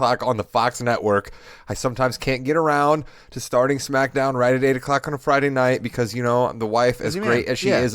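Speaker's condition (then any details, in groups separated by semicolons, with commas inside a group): No condition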